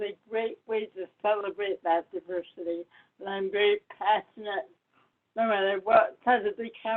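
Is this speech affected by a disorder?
Yes: cerebral palsy.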